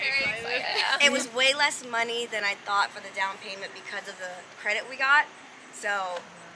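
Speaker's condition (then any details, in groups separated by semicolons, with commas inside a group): No condition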